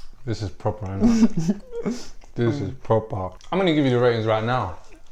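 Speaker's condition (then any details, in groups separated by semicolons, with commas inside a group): No condition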